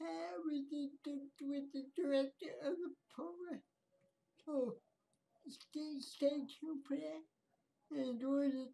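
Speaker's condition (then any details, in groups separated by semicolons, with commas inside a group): Cerebral palsy; speech affected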